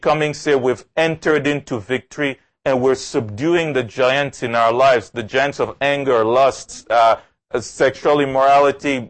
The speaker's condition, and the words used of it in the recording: None; typical speech.